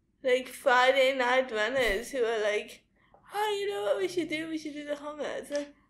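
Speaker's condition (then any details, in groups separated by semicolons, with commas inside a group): Cerebral palsy; speech not very clear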